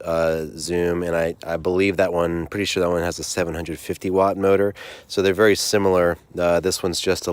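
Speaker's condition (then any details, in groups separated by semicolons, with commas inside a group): No condition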